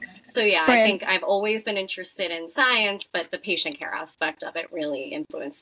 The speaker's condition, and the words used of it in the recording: Cleft palate. So other than air escape, like hypernasality when I speak, I luckily don't